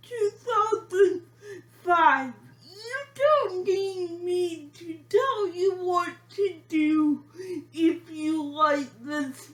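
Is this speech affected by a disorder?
Yes: cerebral palsy; severe athetoid quadriplegic, diagnosed from symptoms; shaky speech.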